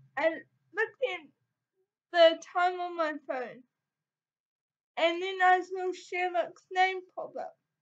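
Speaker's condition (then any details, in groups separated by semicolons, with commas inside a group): Cerebral palsy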